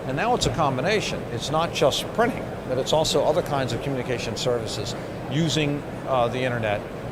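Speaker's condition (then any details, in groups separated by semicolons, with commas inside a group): No condition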